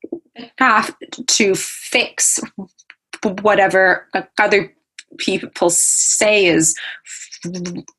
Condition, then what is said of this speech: Stuttering. Since I don't switch words as often as a lot of people that stammer do, but there is still the temptation to do so.